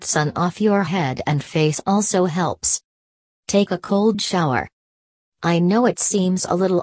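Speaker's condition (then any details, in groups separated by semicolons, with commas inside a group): No condition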